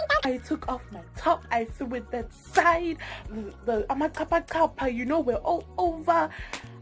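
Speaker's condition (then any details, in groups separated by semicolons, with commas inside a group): No condition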